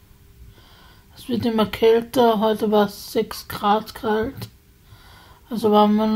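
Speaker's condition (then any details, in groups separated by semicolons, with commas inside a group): Spasticity from birth; multiple sclerosis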